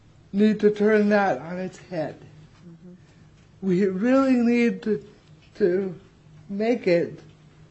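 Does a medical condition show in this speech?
Yes: cerebral palsy; not improved by habilitation, has support staff; 42 years old.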